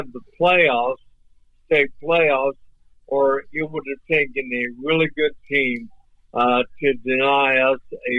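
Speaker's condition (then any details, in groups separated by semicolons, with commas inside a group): ALS; voice off but clear and understandable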